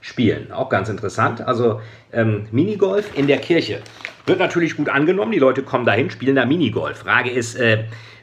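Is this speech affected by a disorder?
No.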